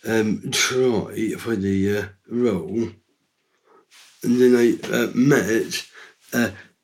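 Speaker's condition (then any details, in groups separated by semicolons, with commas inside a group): Down syndrome; from birth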